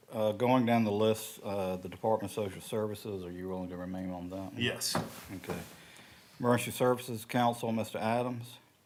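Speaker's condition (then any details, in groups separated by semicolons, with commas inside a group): No condition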